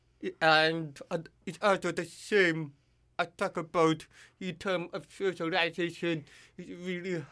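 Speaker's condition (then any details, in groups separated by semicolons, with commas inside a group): Deafness; formerly hearing aids, now water-resistant cochlear implant with ear hook, cannot follow distant speakers; voice distorted when screaming at full volume, needs others' feedback on loudness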